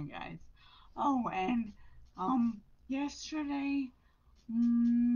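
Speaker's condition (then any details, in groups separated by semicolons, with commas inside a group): Brain injury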